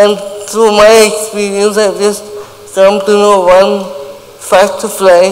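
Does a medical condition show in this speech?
Yes: cerebral palsy.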